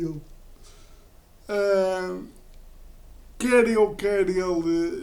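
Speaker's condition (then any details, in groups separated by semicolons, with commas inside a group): Cerebral palsy; uses a wheelchair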